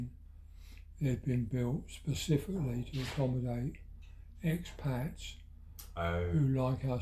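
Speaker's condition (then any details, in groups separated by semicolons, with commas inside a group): Parkinson's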